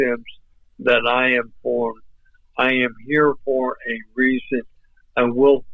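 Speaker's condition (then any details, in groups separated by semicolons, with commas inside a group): ALS; voice off but clear and understandable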